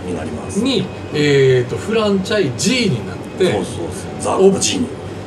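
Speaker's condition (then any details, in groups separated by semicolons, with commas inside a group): No condition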